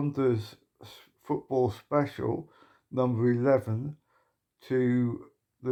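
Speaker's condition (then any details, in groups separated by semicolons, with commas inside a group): Motor neuron disease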